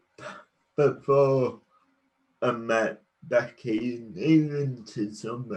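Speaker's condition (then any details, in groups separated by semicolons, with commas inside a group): Cerebral palsy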